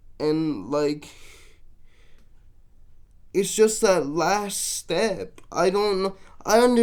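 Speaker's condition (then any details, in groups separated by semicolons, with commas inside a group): Cerebral palsy, mixed, mild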